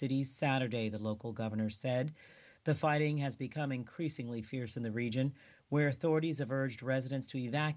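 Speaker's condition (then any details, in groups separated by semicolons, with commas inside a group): No condition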